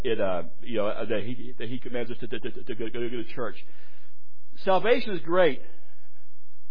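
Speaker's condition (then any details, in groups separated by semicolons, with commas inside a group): Stuttering; struggled with it for a while, adults at gadsdale said stutter barred preaching; stuttered while presenting sermon; repeated sounds, repeated words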